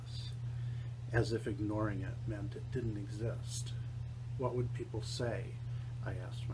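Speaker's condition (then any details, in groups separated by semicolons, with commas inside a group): No condition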